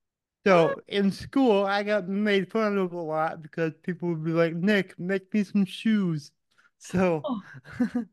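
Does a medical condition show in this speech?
Yes: cerebral palsy; born without heartbeat or breathing, revived, oxygen loss brain damage, diagnosed age one, physical only.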